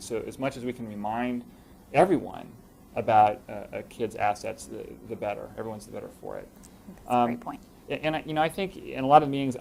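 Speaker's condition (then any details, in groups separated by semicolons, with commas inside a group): No condition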